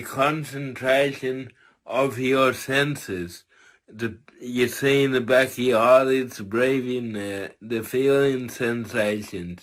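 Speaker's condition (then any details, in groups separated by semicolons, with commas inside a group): Cerebral palsy; from birth, tight muscles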